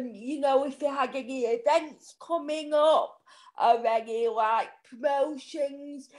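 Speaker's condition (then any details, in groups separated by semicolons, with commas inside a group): Cerebral palsy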